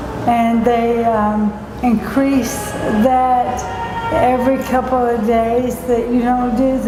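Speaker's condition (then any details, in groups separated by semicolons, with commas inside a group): ALS; very difficult swallowing and chewing, less choking, less slurring recently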